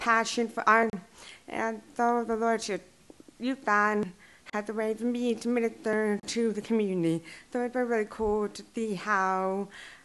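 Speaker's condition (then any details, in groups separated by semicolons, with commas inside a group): Deaf and hard of hearing; since childhood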